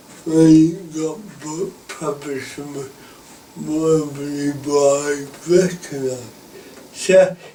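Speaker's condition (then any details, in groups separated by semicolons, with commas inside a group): Cerebral palsy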